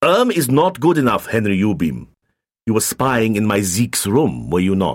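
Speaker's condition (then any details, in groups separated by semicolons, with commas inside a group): No condition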